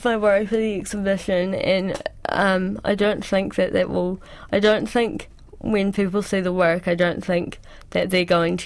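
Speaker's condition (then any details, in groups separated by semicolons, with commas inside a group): Cerebral palsy; cerebral palsy since childhood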